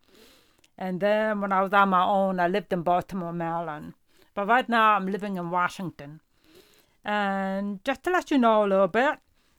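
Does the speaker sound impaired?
Yes: profound deafness; hears music, voices, horn, piano, guitar, headphones too quiet, feedback over hearing aids.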